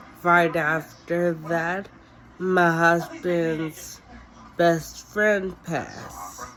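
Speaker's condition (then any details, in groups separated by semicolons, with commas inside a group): Cerebellar ataxia; no cure; onset around age 35, worsening; speech changed, tongue biting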